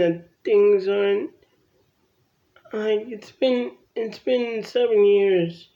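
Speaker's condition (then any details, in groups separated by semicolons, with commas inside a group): Cerebral palsy; from birth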